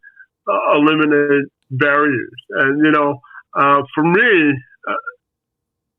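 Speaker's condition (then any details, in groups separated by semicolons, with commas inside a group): Spastic quadriplegic cerebral palsy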